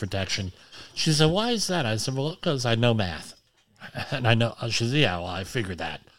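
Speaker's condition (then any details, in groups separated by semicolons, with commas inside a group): Cleft lip and palate; hearing checked this morning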